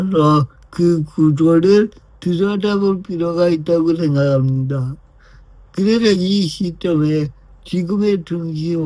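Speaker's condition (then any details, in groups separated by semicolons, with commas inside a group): Brain lesion disability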